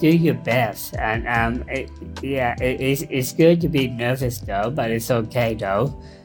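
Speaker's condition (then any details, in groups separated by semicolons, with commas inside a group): Down syndrome; intellectual disability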